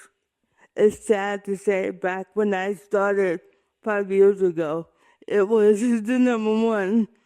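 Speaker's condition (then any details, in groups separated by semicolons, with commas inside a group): Cerebral palsy; with developmental disabilities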